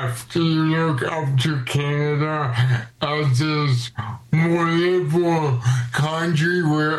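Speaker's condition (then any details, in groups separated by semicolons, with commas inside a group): Cerebral palsy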